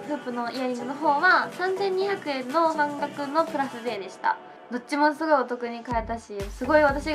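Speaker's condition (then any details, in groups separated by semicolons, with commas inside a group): No condition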